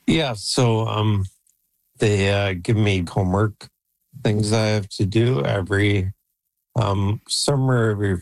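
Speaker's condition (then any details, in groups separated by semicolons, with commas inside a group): ALS; age 48, Neuralink N1 brain implant at Toronto Western Hospital trial, controls computer by thought; implant received about 3 months ago, communicates by computer, voice banked through 11 labs AI; voice declining, expects soon to lose ability to talk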